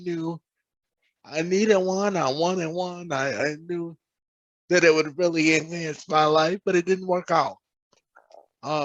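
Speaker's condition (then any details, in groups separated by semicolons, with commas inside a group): Cerebral palsy; present from birth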